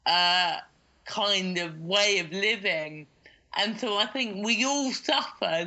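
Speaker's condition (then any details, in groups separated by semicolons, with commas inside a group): Cerebral palsy; cerebral palsy since childhood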